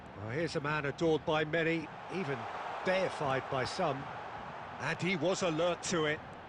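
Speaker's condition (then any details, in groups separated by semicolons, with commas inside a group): No condition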